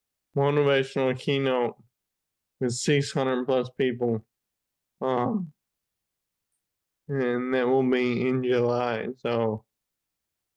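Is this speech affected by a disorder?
Yes: Friedreich's ataxia; wheelchair dependent since age 18.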